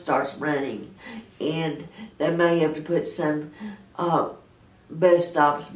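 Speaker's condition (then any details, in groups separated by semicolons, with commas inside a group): Cerebral palsy, mild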